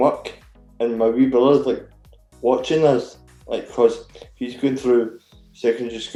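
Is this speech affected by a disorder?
Yes: cerebral palsy; very rigid body.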